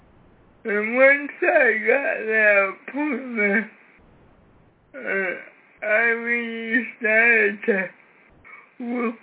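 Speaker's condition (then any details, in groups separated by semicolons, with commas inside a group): Cerebral palsy; severe cerebral palsy from birth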